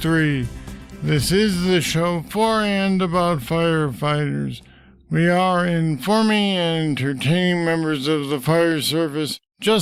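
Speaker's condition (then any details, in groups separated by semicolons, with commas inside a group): Parkinson's disease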